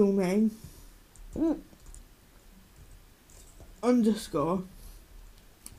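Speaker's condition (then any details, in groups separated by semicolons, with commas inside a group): Cerebral palsy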